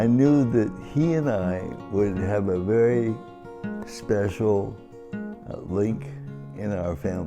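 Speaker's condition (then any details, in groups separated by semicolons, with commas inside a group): Cerebral palsy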